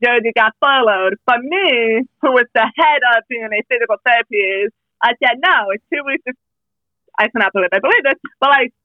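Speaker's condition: Hearing loss, speech impediment, mild; hearing impairment since birth

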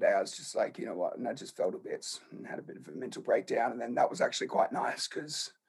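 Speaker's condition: Laryngeal cancer; in voice box

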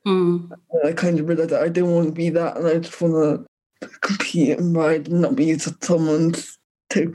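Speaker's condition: Cerebral palsy; cerebral palsy from birth, lack of oxygen during birth, tight tense muscles, affects arm and leg movement, physiotherapy in childhood

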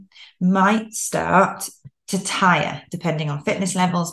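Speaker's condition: No condition

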